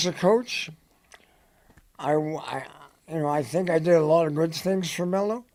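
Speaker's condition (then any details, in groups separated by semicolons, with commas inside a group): Head and neck cancer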